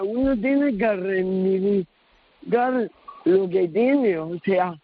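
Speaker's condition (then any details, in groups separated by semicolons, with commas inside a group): Cerebral palsy; no intellectual disability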